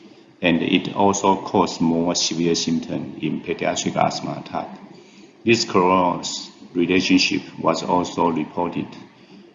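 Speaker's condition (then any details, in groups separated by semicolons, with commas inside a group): No condition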